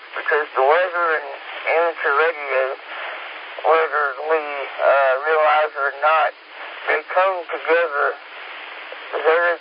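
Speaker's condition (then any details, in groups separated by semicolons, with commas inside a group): Speech impediment; several disabilities, long hard battle; some phonetic words hard to get off tongue, whiskey zulu hard, hotel alpha november easier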